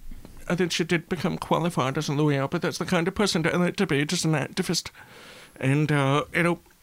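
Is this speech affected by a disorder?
Yes: deafness; brown cochlear implant on side of head, once damaged by water from hose and repaired; cannot answer phone calls, e.g. from Uber drivers.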